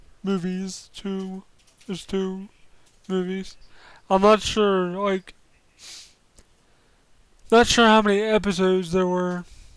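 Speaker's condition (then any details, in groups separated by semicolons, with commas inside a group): Cerebral palsy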